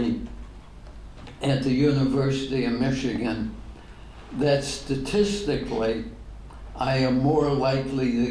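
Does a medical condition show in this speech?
Yes: ALS; degenerative; diagnosed ten years ago.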